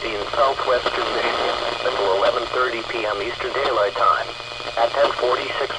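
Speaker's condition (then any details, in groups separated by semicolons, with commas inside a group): No condition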